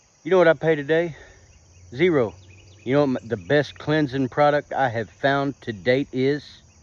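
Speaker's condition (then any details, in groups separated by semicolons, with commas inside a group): No condition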